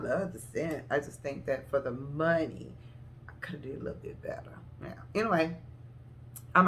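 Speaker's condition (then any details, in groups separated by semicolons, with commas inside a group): No condition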